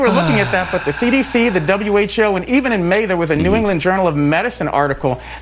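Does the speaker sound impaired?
No.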